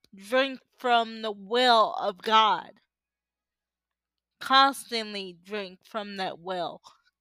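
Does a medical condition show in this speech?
Yes: cerebral palsy; uses power wheelchair.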